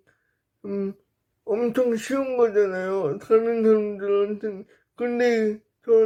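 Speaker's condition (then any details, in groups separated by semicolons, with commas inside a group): Brain lesion disability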